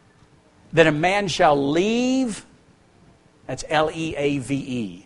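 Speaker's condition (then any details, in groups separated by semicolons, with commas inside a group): No condition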